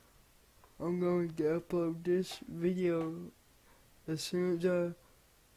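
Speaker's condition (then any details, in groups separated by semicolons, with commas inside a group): Cerebral palsy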